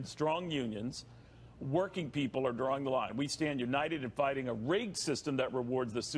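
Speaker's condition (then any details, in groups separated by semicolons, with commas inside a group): No condition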